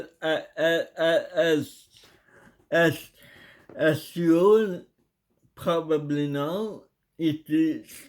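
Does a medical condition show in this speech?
Yes: cerebral palsy.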